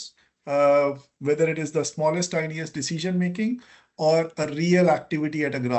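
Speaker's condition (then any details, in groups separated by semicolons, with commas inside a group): No condition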